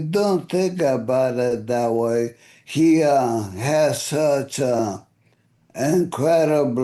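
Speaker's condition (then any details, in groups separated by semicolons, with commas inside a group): ALS; voice affected and fading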